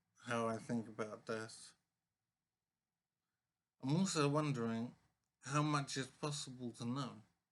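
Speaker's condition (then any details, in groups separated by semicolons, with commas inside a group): Brain injury; severe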